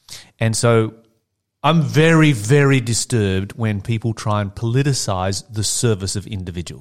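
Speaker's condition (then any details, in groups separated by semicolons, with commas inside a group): No condition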